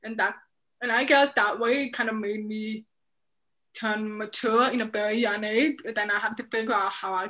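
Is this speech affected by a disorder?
Yes: deafness; profound, noticed at 7 months, unknown cause, bilateral cochlear malformation, left cochlear implant at 3; left cochlear implant processor, right hearing aid, FM system, lip reads, masks hinder lip reading; speech therapy for speaking and listening in deaf and hard of hearing program.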